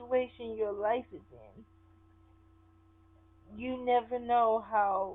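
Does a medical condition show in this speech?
Yes: cerebral palsy; from birth, affects hand; sometimes affected.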